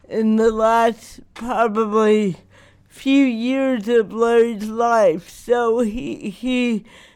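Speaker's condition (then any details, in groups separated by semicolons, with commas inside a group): Cerebral palsy; not degenerative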